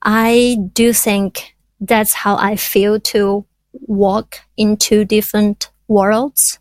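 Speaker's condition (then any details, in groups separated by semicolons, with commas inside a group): Stuttering; stuttering with blocks, speech therapy with Dr. Merson at local hospital, told no cure; still stutters after therapy with Dr. Merson, connected to self-help groups and stuttering community; once blocked two minutes in total silence at grad class presentation; prolonged sounds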